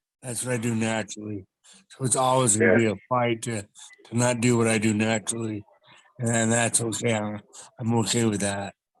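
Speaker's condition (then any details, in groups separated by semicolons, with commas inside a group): Traumatic brain injury; car crash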